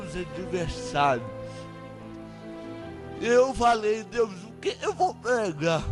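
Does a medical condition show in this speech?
Yes: cerebral palsy; no speech as child.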